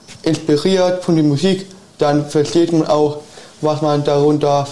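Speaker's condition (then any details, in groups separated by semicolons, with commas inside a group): Down syndrome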